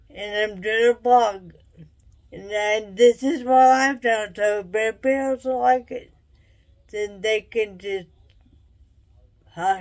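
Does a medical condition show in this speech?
Yes: traumatic brain injury.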